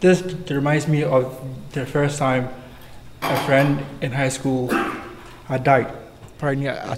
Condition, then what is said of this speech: Stuttering. Pardon me, I spoke for a minute and 30 seconds, which is, the most outspoken in a very long time, yeah.